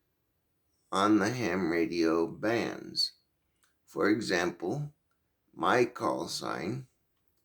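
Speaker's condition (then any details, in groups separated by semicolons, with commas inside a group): Cerebral palsy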